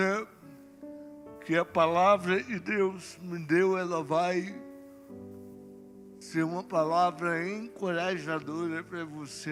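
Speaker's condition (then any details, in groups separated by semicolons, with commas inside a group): Cerebral palsy; no speech as child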